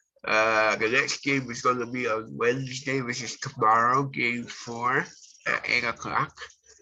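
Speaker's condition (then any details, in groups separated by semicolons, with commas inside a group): Cerebral palsy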